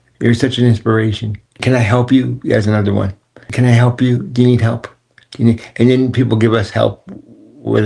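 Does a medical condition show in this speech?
Yes: cerebral palsy; wheelchair user.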